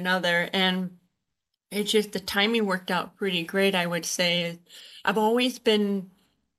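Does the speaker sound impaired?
Yes: Usher syndrome, born deaf; Usher syndrome type 2, deaf or hard of hearing from birth, hearing aids from age 2, sign language; diagnosed at 19, retinitis pigmentosa, night blindness.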